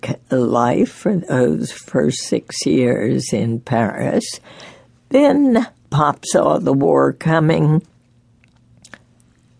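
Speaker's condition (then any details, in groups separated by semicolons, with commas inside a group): Spasmodic dysphonia; ongoing battles; voice impaired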